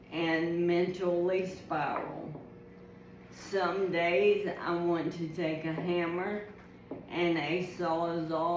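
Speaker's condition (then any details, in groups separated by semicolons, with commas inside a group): ALS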